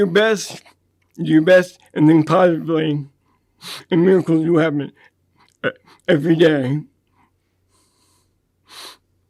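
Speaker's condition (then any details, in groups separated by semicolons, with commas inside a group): Dystonia; neurological condition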